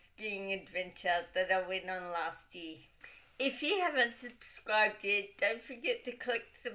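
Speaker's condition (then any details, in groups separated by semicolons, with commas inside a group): Cerebral palsy, dystonic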